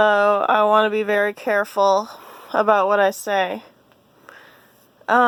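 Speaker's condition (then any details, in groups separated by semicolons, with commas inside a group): No condition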